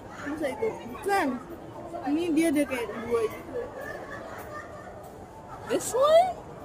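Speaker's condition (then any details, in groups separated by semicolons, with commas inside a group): No condition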